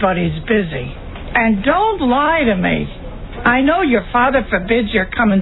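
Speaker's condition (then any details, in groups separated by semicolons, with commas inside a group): No condition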